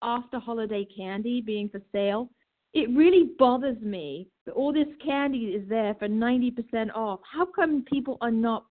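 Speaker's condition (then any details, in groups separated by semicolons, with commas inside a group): No condition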